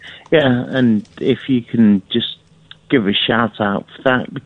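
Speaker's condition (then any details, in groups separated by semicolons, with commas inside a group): Speech impediment, mild; slight, self-described; sounds tired late at night; almost undetectable slurring, noticed only through good headphones, not drunk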